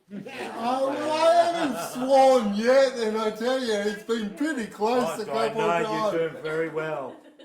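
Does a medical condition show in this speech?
Yes: cerebral palsy.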